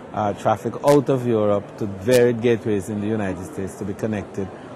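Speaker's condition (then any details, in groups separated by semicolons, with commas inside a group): No condition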